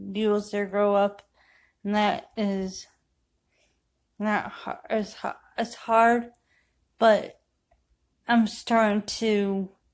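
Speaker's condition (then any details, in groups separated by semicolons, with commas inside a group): Cerebral palsy; affects walking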